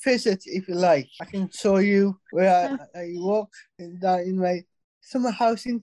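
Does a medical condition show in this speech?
Yes: Down syndrome; congenital, trisomy 21, extra copy of chromosome 21.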